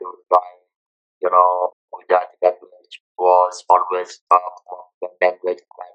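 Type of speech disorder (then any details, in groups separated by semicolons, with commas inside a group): Electrolarynx speech; throat cancer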